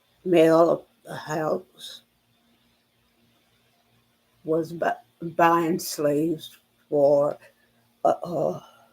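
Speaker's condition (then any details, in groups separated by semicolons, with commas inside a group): Spinal neurosarcoidosis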